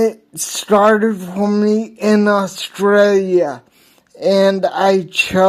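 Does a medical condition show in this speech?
Yes: hydrocephalus with shunt failure.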